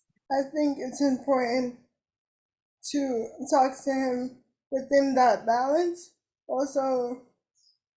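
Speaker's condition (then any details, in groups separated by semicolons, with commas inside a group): Cerebral palsy; uses wheelchair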